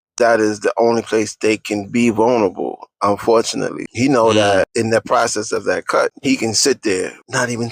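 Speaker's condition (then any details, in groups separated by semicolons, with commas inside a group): No condition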